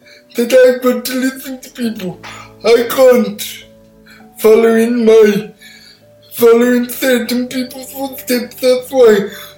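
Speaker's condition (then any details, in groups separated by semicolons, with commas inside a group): Cerebral palsy; born 12 weeks premature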